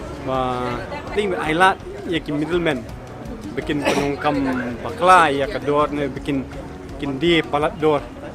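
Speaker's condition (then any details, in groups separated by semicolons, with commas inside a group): No condition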